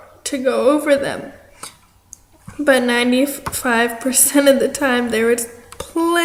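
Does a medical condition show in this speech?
Yes: cerebral palsy; affects arm.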